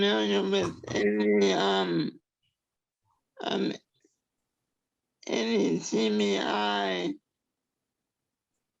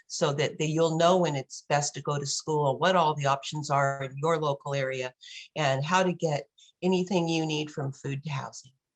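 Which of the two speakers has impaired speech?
The first: traumatic brain injury.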